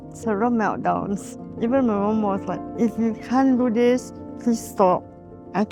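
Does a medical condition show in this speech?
Yes: cerebral palsy.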